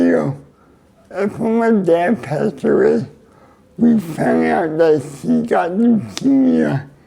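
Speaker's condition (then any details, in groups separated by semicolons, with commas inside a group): Cerebral palsy; neck surgery went badly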